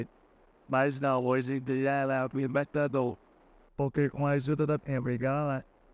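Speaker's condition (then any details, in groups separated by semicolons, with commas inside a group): Cerebral palsy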